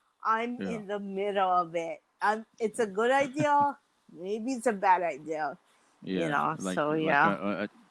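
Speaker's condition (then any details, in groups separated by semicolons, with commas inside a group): Mild cerebral palsy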